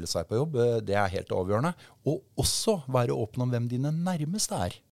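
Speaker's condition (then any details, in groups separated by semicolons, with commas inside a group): No condition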